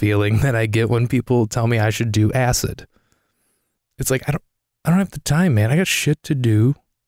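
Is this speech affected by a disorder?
No.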